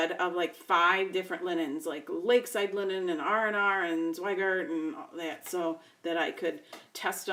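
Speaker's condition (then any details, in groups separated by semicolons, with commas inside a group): No condition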